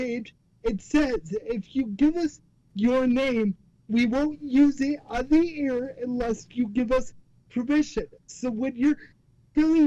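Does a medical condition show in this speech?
Yes: cerebral palsy.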